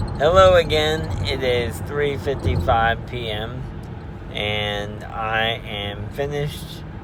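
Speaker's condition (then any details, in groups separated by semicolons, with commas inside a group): Spastic diplegia cerebral palsy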